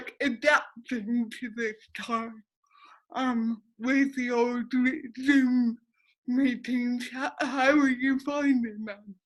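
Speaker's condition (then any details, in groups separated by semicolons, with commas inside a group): Cerebral palsy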